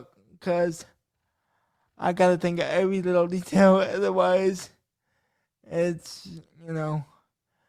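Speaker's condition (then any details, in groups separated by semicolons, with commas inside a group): Cerebral palsy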